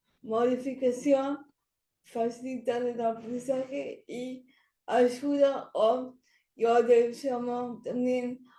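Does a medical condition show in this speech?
Yes: cerebral palsy; speech not very good.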